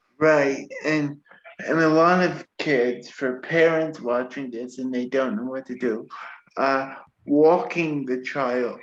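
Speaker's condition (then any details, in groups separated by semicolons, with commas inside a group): Cerebral palsy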